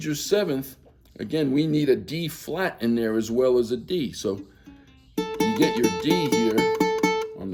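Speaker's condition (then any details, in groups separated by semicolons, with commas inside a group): No condition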